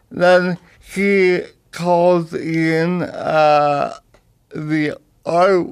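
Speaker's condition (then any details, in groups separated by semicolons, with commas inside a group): Cerebral palsy; power wheelchair user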